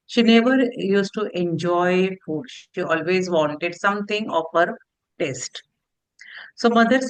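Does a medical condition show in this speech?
No.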